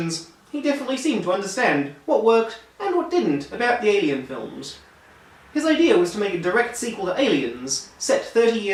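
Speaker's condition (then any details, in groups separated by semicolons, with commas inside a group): No condition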